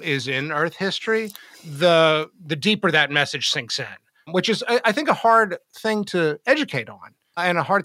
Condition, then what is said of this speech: None; typical speech.